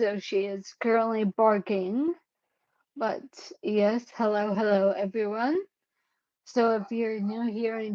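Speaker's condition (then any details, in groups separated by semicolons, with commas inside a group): Cerebellar ataxia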